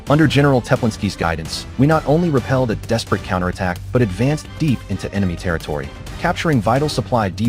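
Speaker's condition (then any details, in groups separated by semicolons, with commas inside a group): No condition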